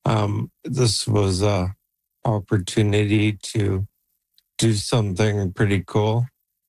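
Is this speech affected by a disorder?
Yes: ALS; left leg freezing at gym onset, age 48, Neuralink N1 implant, Toronto Western Hospital trial; voice declining, N1 implant about 3 months, controls computer by thought, voice banked with ElevenLabs; voice audibly worsening, expects soon to lose speech, plans ElevenLabs AI voice driven through Neuralink.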